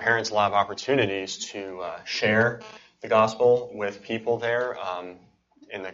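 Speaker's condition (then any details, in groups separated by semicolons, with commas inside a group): Cleft palate and cleft lip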